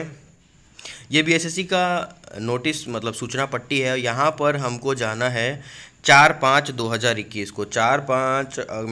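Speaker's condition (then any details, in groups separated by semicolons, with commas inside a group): No condition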